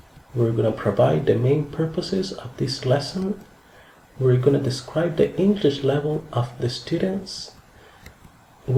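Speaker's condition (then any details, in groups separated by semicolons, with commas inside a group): No condition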